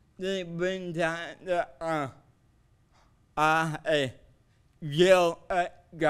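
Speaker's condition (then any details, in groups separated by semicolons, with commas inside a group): Cerebral palsy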